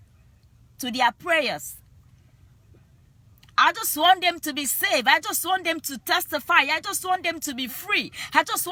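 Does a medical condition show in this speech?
No.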